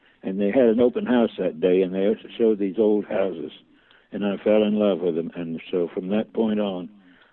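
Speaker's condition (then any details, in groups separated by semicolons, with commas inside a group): Parkinson's; symptoms began about 20 years ago, slowly progressive, out of business about 20 years; hand shakes, vision affected so cannot see anything, uses few brushes, broad watercolor washes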